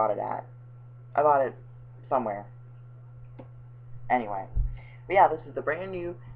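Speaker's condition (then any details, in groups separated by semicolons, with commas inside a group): No condition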